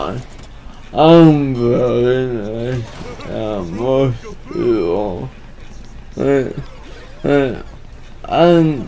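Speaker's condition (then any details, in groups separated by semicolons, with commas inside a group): Cerebral palsy; one hand affected; atypical speech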